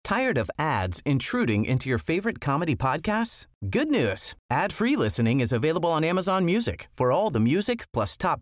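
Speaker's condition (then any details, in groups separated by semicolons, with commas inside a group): No condition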